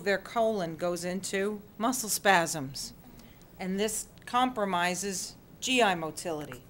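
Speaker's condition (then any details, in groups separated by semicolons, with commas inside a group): No condition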